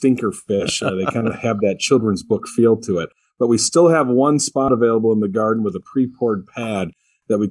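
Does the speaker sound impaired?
No.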